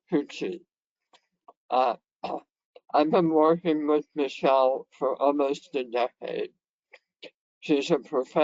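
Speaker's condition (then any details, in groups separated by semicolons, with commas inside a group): Head and neck cancer; cancer survivor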